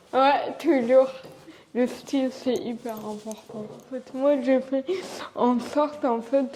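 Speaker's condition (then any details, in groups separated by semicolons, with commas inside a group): Cerebral palsy; from birth, uses wheelchair; age 25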